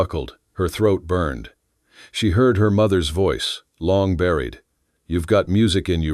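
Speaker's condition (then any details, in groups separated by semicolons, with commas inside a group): No condition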